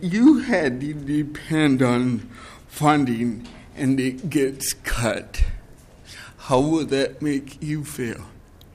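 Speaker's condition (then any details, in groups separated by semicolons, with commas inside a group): Cerebral palsy; present since birth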